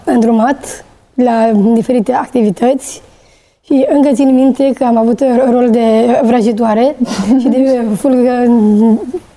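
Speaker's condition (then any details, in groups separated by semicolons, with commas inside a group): Down syndrome; Trisomy 21, genetic, from birth, definitive diagnosis at age 5, small stature, physical and cognitive delay; late speech onset, started speaking around 3.5 years to 3 years 8 months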